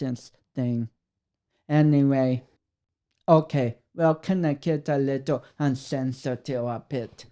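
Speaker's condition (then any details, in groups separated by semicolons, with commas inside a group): Cerebral palsy; affects speech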